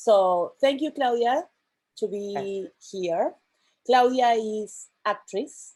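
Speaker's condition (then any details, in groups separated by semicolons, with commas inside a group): No condition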